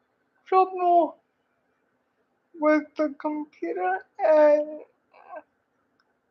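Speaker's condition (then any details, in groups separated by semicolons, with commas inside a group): Cerebral palsy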